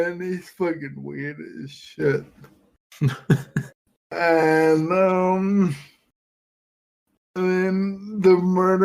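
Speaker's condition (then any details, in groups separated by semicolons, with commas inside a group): Friedreich's ataxia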